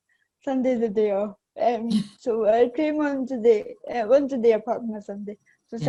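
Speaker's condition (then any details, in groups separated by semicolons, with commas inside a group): Cerebral palsy; affects balance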